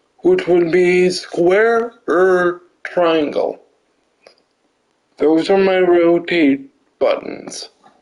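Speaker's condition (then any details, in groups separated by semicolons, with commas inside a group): Cerebral palsy; limbs affected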